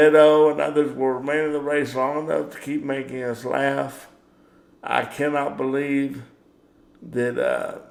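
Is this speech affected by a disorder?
Yes: cerebral palsy; power wheelchair.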